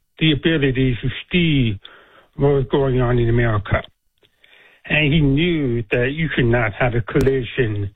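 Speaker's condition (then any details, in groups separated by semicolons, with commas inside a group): Deafness; deaf accent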